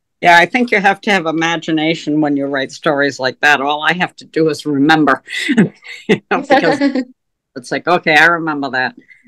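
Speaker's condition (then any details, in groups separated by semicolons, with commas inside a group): No condition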